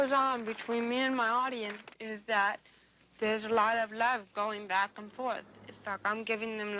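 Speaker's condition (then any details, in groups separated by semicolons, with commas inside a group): Cerebral palsy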